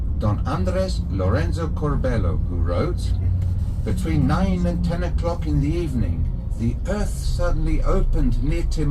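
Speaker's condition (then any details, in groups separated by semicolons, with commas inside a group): No condition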